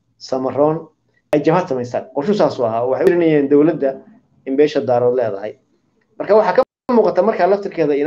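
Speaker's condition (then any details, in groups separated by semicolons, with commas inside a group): No condition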